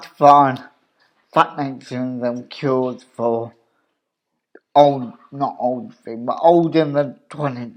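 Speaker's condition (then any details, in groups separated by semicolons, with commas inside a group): Cerebral palsy; obvious speech impediment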